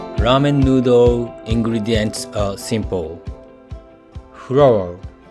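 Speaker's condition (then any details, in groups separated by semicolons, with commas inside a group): No condition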